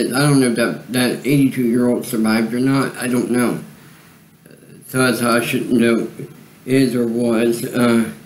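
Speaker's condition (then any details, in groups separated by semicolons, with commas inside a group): Cerebral palsy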